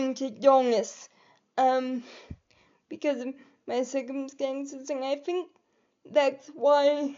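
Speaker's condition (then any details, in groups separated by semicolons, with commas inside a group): Cerebral palsy; quadriplegic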